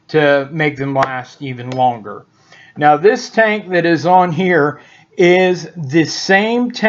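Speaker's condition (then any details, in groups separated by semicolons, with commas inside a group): No condition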